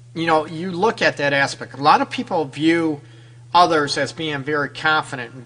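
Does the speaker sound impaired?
No.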